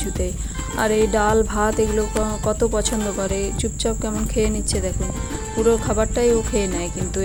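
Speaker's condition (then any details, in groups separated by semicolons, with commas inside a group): No condition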